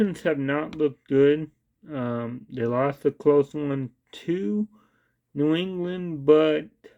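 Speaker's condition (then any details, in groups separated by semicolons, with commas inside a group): Cerebral palsy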